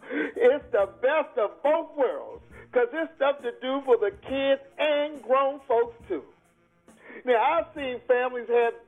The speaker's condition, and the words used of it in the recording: No condition.